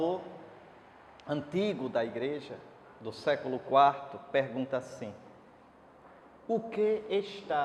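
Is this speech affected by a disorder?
No.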